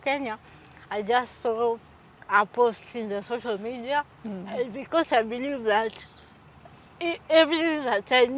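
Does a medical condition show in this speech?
Yes: cerebral palsy; from birth.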